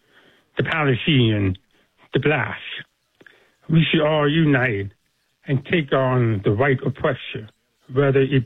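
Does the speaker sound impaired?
Yes: deafness; speaks with a deaf accent.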